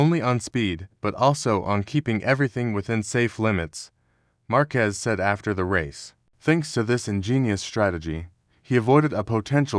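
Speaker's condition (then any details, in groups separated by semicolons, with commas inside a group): No condition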